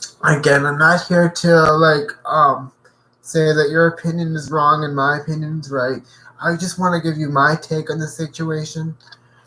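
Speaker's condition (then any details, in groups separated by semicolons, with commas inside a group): Cerebral palsy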